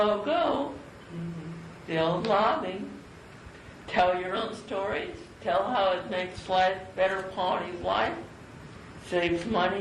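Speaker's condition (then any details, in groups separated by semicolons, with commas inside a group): Cerebral palsy; from birth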